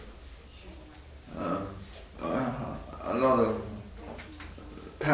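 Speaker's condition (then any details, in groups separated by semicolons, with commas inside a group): Parkinson's disease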